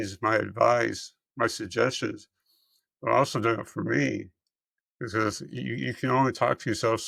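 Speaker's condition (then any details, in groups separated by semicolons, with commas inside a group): Multiple system atrophy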